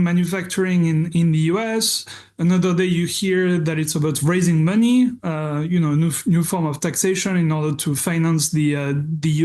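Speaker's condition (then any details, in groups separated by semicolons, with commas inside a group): No condition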